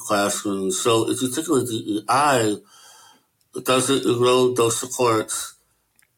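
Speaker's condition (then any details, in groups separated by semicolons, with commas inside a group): Möbius syndrome; not understood by everybody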